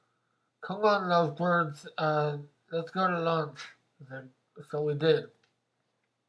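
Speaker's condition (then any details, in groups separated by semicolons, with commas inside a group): Mobius syndrome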